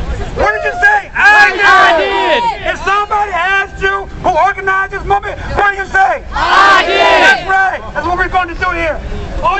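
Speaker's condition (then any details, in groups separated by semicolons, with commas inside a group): No condition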